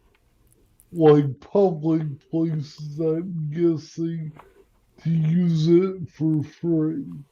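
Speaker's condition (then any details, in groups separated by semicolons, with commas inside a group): Cerebral palsy; speech impairment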